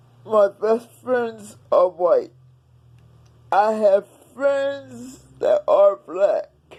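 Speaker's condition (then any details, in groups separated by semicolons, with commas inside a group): Cerebral palsy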